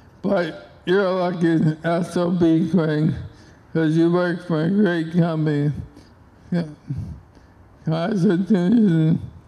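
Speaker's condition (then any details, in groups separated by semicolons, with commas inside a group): ALS; onset left hand and arm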